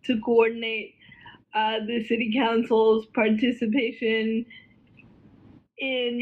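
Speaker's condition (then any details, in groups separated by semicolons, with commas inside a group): Cerebral palsy; spastic quadriplegia, all four limbs, oxygen loss at birth; stiffness worse with weather changes, needs bathroom assistance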